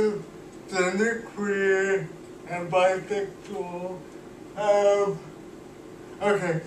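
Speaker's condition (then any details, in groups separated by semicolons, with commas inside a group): Cerebral palsy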